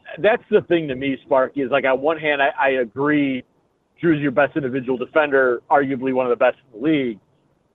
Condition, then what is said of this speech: None; typical speech.